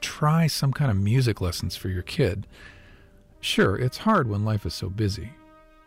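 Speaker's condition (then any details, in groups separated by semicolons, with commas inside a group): No condition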